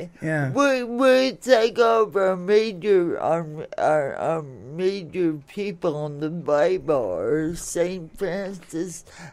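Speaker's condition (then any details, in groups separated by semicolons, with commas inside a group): Cerebral palsy; speech affected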